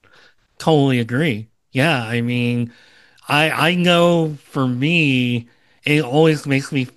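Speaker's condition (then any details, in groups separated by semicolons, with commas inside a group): Cleft lip and palate, Opitz G/BBB syndrome; congenital cleft lip and palate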